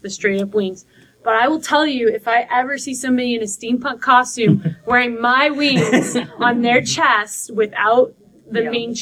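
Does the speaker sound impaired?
No.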